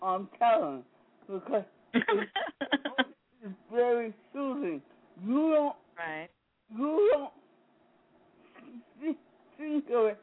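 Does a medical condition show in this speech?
Yes: speech impediment; disability; sees speech therapist, practices breathing by hosting Blog Talk Radio show; sometimes gets stuck, breath won't push words out, speech very clear today.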